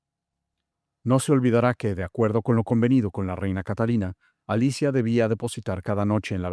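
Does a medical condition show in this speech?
No.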